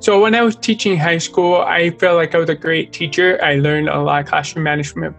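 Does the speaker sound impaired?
Yes: deafness, born deaf in both ears; struggles with speaking, no full sentences until age five, sign language learned later, still has accent.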